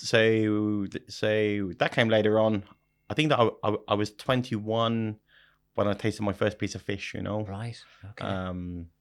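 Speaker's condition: Stutter; about five times worse when speaking German; repeated sounds, repeated words

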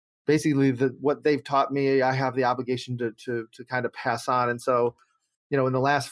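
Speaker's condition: No condition

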